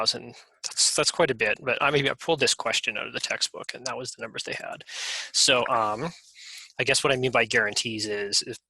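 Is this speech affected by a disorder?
No.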